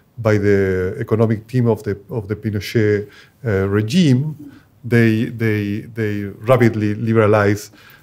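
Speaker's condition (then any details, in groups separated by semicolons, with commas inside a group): No condition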